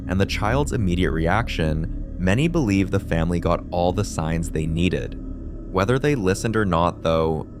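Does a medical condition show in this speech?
No.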